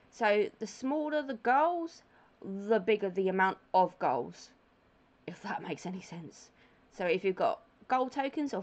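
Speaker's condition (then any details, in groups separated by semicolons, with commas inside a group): No condition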